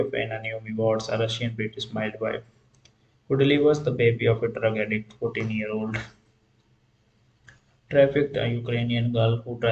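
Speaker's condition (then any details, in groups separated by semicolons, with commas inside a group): No condition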